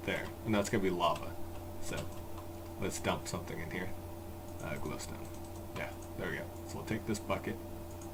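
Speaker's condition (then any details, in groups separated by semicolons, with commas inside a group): No condition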